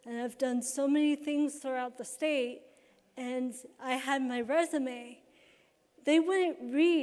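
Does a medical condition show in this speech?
Yes: cerebral palsy.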